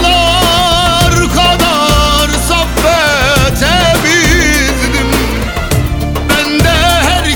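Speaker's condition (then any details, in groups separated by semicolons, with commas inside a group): No condition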